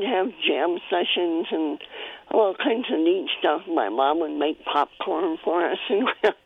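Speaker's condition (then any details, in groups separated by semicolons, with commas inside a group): Cleft palate; congenital cleft palate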